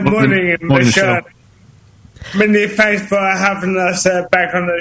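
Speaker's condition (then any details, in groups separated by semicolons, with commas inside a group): Motor neuron disease; motor neuron disease diagnosed several years ago; recent decline, MND taken its toll recently; voice slowing down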